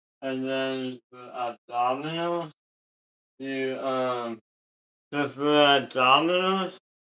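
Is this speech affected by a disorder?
Yes: tongue cancer surgery.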